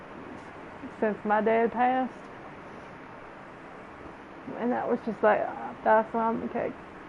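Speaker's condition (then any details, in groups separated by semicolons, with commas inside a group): Cerebral palsy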